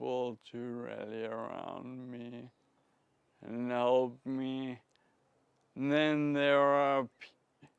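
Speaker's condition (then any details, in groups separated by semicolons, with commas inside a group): Friedreich's ataxia; spasticity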